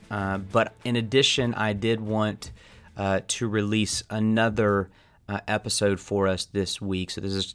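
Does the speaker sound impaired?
No.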